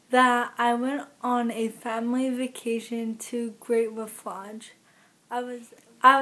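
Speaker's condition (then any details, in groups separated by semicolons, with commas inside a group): Cerebral palsy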